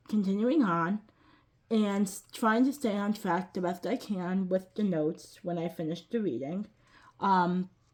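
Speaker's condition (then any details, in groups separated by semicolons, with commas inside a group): Cerebral palsy, quadriplegic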